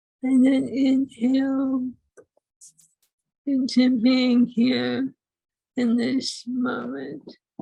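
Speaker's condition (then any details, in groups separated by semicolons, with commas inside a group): ALS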